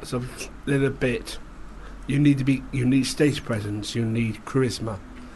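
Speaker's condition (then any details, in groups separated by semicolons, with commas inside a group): Down syndrome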